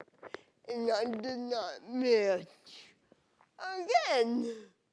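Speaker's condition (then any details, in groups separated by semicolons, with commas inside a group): Cerebral palsy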